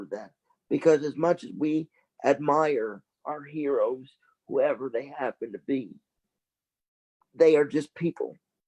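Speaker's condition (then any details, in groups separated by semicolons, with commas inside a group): Cerebral palsy; from birth, lack of oxygen after lung collapse, lifelong wheelchair; wheelchair user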